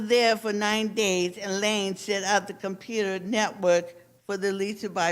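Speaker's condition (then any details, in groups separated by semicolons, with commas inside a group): Cerebral palsy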